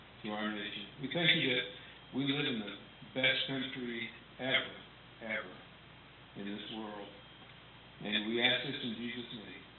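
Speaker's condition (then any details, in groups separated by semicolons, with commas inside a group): No condition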